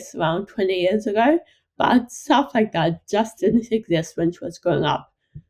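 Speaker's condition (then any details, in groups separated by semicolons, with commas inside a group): Ataxic cerebral palsy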